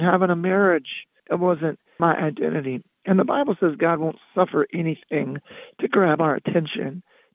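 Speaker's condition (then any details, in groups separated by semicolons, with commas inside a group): Loss of singing voice; can still speak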